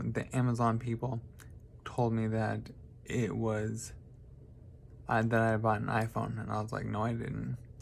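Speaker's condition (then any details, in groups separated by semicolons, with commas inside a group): Traumatic brain injury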